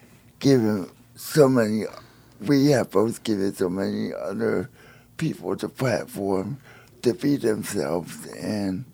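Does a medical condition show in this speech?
Yes: spastic quadriplegia cerebral palsy; wheelchair user.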